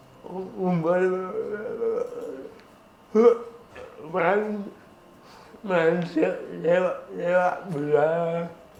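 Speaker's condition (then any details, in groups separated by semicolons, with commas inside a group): Cerebral palsy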